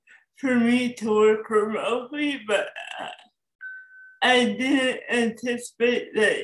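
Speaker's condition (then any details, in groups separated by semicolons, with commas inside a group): Cerebral palsy; cerebral palsy from birth, obstructive labor, oxygen deprivation, forceps delivery, couple weeks in NICU, moved to U.S. before age three for therapy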